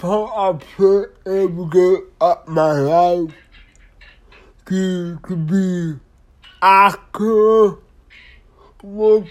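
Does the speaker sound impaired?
Yes: disability affecting speech; speech not clear.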